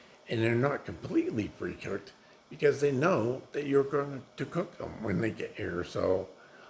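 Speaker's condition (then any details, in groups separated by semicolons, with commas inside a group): Multiple sclerosis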